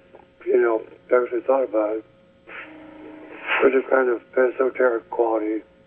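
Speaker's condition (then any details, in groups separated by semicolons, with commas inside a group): ALS; first symptom twitches in chest, specialist took six to eight months to diagnose, almost six years since diagnosis; speech getting worse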